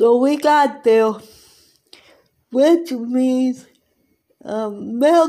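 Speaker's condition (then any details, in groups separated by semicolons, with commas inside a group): Cerebral palsy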